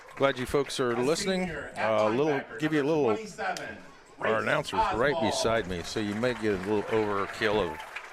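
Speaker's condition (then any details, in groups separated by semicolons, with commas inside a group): No condition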